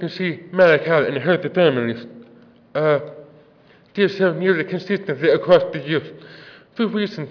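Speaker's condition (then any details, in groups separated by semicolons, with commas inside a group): Deafness; deaf accent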